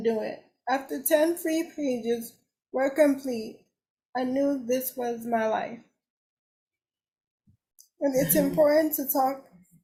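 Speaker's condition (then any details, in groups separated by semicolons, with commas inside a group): Cerebral palsy; cerebral palsy, uses wheelchair; diagnosed at nine months, 27 years old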